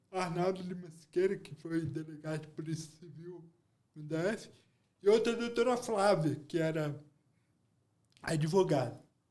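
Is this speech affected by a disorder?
Yes: cerebral palsy.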